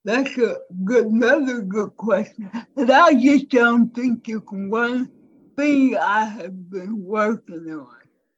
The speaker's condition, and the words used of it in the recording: Cerebral palsy. By me having a speech impairment that doesn't help the problem because usually when people hear a teacher, they, they think it affects your brain as well.